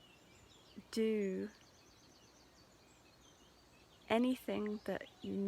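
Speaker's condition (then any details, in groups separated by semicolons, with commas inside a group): No condition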